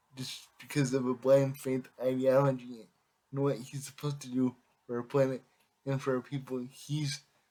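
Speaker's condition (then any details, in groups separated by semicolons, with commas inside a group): Cerebral palsy; able to speak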